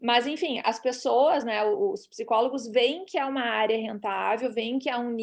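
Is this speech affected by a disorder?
No.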